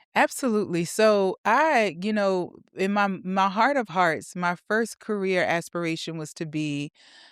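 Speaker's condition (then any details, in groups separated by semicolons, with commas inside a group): No condition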